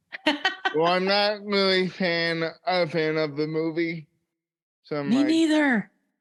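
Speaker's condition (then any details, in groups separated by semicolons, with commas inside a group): Cerebral palsy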